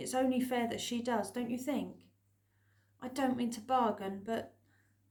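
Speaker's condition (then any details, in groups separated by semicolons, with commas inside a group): No condition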